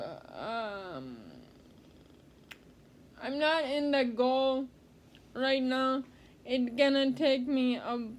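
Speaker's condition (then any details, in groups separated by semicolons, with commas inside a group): Cerebral palsy; speech therapy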